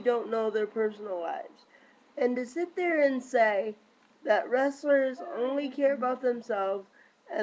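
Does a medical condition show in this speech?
Yes: cerebral palsy; lifelong, wheelchair user.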